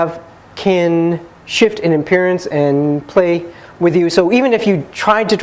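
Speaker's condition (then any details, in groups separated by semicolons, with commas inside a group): No condition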